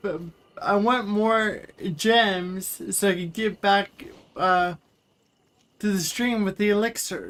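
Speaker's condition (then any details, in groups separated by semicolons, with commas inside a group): Cerebral palsy; wheelchair user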